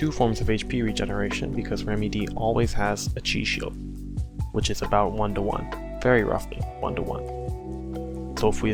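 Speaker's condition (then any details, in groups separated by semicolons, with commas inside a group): No condition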